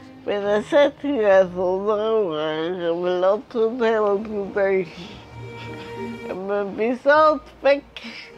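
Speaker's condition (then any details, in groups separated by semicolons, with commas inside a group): Multiple sclerosis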